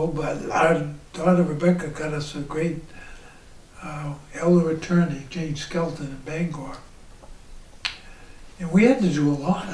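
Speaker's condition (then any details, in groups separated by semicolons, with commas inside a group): ALS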